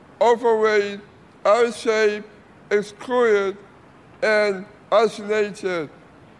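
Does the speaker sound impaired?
Yes: Down syndrome; speech shown as on-screen captions at ESPY award speech because of accent; sounds like from the deep South.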